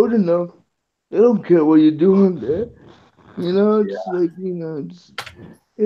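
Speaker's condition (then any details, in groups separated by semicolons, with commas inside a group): Cerebral palsy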